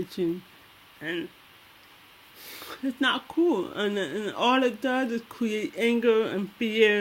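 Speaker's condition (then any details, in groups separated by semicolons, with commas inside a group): Cerebral palsy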